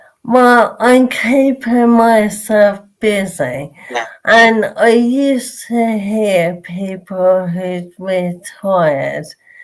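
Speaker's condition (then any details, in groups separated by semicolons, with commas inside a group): Motor neurone disease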